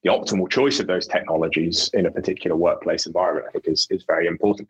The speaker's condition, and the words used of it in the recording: No condition.